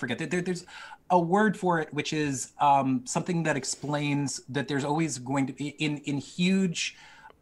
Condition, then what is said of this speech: Stuttering. I do. I do stutter. It's true. Sometimes I do, and especially when I get heated.